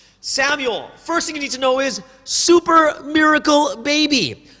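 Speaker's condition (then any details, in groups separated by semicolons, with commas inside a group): No condition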